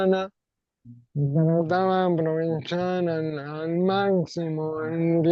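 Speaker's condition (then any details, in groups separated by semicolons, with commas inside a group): ALS; non-bulbar form; over 3 years since onset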